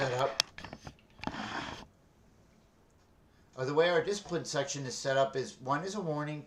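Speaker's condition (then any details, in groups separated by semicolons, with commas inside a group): No condition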